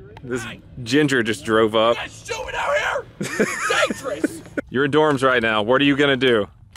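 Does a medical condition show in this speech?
No.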